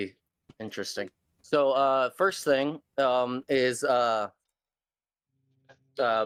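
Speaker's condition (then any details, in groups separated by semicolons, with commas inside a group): No condition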